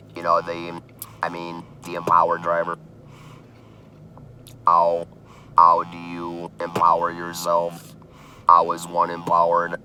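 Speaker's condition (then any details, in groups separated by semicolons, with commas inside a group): Laryngectomy after laryngeal cancer, voice prosthesis; laryngectomy and tracheostomy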